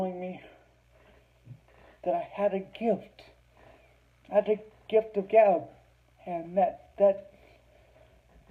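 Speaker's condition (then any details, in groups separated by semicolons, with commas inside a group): Cerebral palsy; heavily altered breathing patterns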